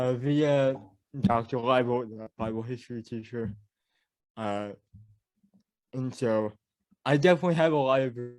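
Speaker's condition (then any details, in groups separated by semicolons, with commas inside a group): Cerebral palsy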